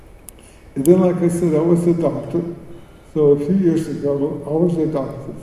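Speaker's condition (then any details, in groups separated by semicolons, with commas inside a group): Cerebral palsy; speech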